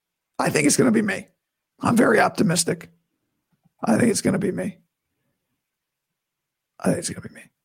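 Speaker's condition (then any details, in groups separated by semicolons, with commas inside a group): Vocal cord surgery recovery; not yet back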